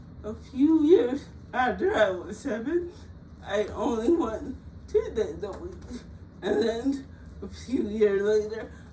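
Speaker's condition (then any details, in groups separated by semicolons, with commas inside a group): Cerebral palsy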